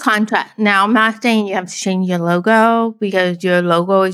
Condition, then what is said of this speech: Deafness. And this confuses so many people because they're like, but you can speak and you look like you can see.